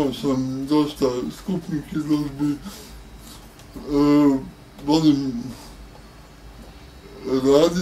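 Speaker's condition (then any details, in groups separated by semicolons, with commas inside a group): Cerebral palsy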